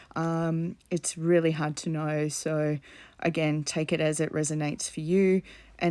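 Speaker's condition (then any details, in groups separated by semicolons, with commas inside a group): No condition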